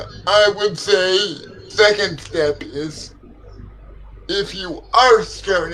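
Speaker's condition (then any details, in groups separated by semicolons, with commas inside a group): Cerebral palsy; legs affected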